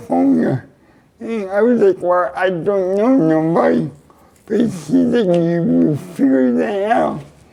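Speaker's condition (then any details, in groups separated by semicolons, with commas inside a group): Cerebral palsy; neck surgery went badly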